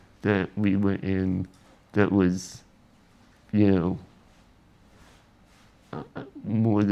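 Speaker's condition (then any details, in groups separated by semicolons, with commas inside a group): Spinal muscular atrophy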